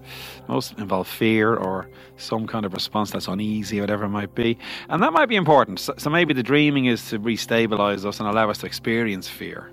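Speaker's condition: No condition

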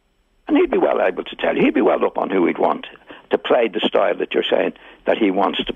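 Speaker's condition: No condition

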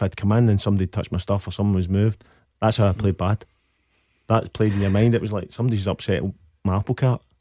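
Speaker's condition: No condition

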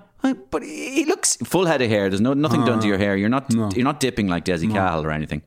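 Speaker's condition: No condition

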